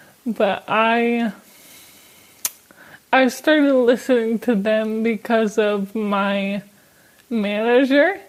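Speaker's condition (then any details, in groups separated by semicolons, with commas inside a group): ALS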